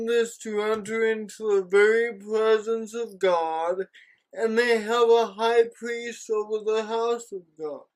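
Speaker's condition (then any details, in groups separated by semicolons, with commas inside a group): Cerebral palsy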